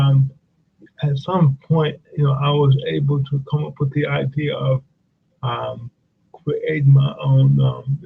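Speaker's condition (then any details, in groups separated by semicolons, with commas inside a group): Cerebral palsy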